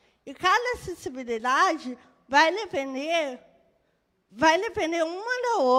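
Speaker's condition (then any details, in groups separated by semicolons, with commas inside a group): Cerebral palsy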